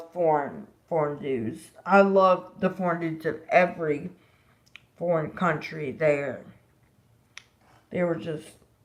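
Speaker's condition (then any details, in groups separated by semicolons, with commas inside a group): Disability causing slurred speech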